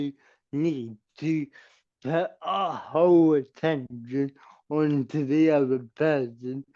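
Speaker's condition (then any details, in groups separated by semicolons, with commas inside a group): Cerebral palsy; speech impediment, rehearsed words for clarity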